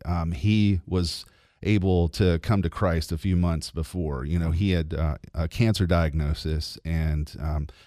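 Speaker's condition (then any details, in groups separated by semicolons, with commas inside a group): No condition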